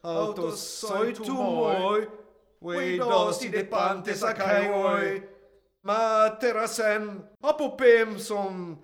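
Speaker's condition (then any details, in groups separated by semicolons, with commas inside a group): No condition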